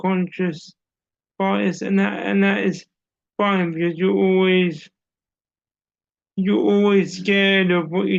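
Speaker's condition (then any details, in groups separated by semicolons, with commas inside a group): Cerebral palsy; audible speech impairment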